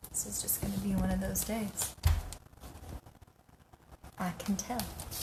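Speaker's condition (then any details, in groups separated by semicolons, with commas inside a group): No condition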